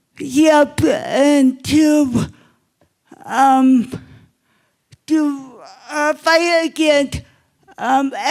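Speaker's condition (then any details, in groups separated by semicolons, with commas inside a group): Cerebral palsy; obvious speech impairment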